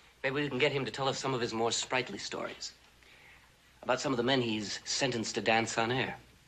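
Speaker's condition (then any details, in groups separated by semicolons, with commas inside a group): No condition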